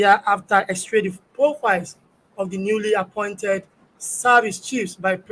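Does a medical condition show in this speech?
No.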